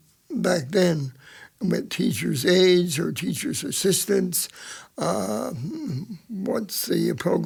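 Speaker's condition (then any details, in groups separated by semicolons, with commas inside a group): Cerebral palsy; present from birth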